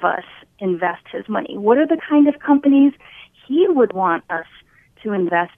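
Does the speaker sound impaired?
No.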